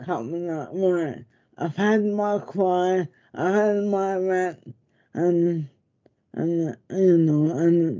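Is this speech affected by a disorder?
Yes: motor neurone disease; diagnosed after months of speech difficulties, sees speech therapist; speech sounds different, listeners mistake it for stroke, relatives abroad tell her not to speak.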